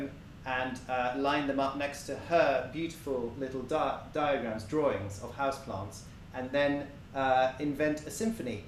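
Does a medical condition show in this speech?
No.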